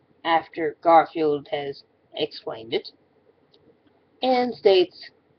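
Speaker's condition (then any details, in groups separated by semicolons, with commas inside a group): No condition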